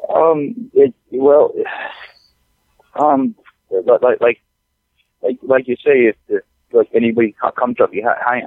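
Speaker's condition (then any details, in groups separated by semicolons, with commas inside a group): Stutter; severe stutter, one useless leg; part-word, syllable and word repetitions, cut-off words, fillers, laughter; repeated sounds, repeated words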